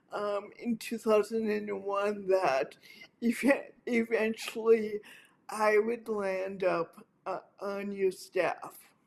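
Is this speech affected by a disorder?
Yes: cerebral palsy; affects hands and speech.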